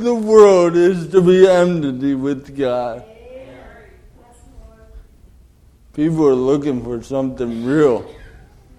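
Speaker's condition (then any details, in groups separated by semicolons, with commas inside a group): Cerebral palsy; delayed development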